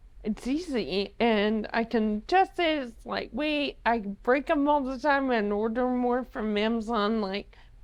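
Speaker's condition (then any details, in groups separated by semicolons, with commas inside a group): ALS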